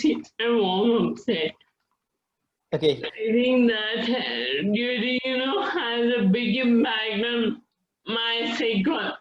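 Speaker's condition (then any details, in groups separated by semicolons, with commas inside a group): Friedreich's ataxia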